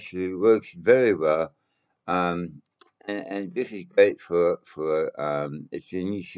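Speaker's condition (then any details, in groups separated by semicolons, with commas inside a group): Mouth cancer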